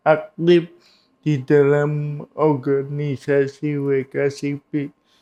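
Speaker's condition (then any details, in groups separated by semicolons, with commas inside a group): Cerebral palsy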